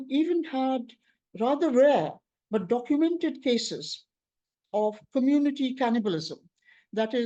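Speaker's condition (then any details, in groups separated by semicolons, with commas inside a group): No condition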